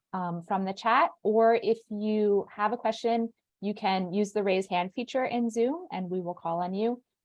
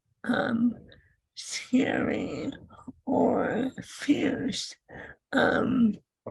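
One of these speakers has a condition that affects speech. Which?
The second: ALS; slow progressing, hand difficulty with buttons, muscle lost.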